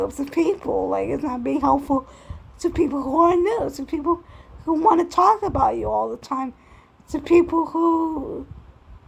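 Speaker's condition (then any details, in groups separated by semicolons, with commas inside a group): Cerebral palsy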